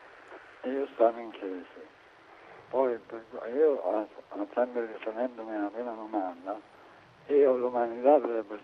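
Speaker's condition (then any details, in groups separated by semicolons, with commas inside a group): Amyotrophic lateral sclerosis; currently 58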